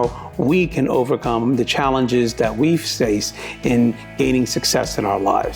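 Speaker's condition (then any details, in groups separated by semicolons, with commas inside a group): No condition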